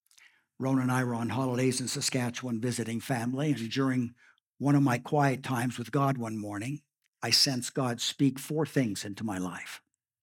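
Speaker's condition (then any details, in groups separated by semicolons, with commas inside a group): No condition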